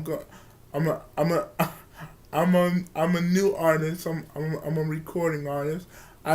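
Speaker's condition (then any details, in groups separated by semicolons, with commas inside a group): Cerebral palsy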